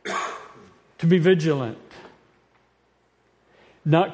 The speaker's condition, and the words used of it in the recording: None; typical speech.